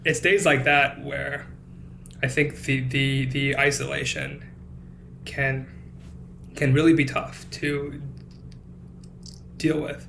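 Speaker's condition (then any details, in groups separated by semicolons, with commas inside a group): Stuttering; lifelong since childhood, father also stutters, formerly covert; still stutters, including slips in medical school; gets stuck on words, worse with anxiety and depression, good and bad days; repeated words, blocks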